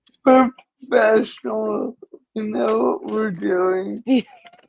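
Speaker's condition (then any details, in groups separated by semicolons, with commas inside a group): Cerebral palsy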